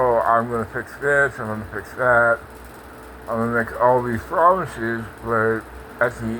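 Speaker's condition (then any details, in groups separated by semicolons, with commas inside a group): Parkinson's; speech impediment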